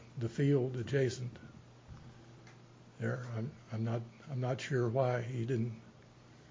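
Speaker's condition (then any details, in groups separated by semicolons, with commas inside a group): Parkinson's disease, stage 3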